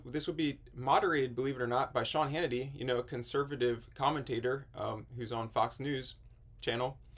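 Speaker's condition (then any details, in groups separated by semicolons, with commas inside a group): No condition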